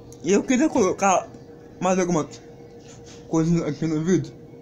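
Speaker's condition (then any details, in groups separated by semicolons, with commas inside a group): Cerebral palsy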